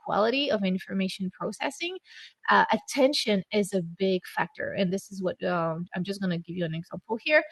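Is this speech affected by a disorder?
No.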